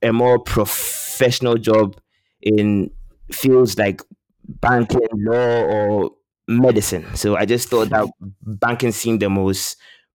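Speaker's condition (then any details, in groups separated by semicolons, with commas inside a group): Stammer; stammer since childhood, really bad growing up, one year of speech therapy as adult; two speech therapy courses in past year, weekly Toastmasters public speaking practice, openly discloses stammer; repeats or blocks on some words, fluency improved over time; prolonged sounds, blocks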